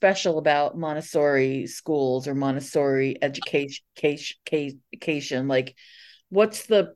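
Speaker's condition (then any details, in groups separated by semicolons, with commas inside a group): Stuttering; hidden for more than 35 years; formerly avoided speaking situations, speechless at first self-help group meeting, said name and stutter by fourth or fifth; repeated sounds, prolonged sounds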